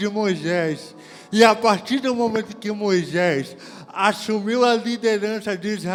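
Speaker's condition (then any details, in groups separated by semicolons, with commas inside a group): Cerebral palsy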